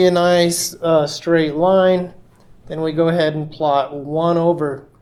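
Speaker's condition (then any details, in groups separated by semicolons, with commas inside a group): No condition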